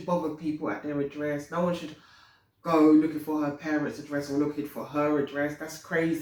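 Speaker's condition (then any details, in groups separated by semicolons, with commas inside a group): No condition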